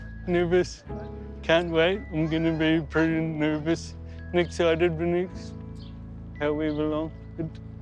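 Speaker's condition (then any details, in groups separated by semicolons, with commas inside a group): Cerebral palsy; mild form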